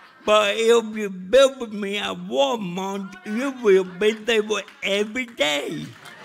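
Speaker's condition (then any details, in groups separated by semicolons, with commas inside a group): Cerebral palsy; speech still affected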